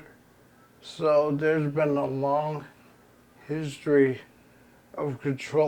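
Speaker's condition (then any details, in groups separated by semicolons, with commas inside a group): ALS; progressive terminal illness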